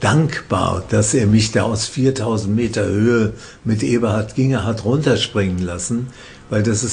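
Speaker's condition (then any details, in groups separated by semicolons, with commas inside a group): Parkinson's disease; table tennis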